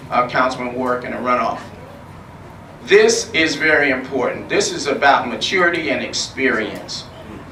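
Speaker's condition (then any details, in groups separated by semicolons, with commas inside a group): No condition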